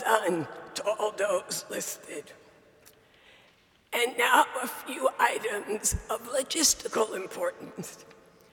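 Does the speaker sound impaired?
Yes: dysphonia; diagnosed dysphonia; not painful; compromised vocal ability, self-described sultry voice, still able to speak.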